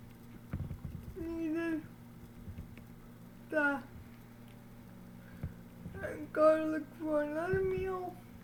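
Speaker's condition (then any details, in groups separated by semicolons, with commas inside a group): Cerebral palsy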